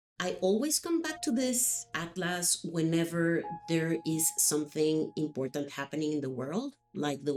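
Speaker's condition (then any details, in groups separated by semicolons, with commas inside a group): No condition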